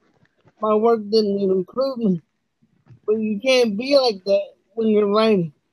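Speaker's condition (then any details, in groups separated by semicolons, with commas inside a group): Cerebral palsy; lifelong wheelchair use, types with one right index finger; speech too slow to keep pace with thoughts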